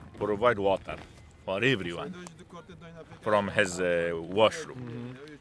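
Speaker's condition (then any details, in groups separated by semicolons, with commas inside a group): No condition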